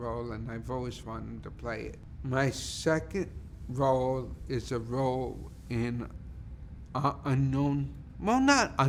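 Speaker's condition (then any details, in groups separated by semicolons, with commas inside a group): Cerebral palsy; speech primarily affected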